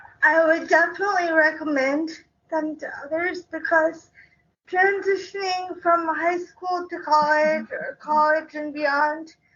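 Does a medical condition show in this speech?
Yes: cerebral palsy.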